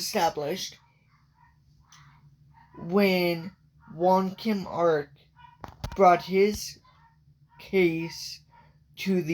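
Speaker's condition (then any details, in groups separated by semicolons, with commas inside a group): Cerebral palsy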